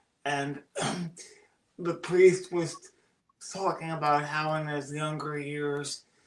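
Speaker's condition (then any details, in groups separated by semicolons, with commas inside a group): Cerebral palsy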